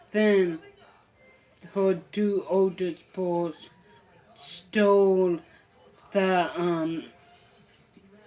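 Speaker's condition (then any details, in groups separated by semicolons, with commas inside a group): Mild cerebral palsy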